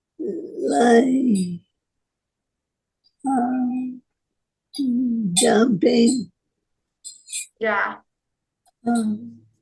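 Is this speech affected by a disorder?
Yes: Parkinson's disease; about 31 years since diagnosis, still active.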